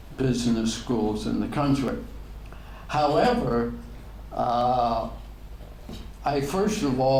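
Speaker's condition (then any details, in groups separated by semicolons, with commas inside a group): ALS; degenerative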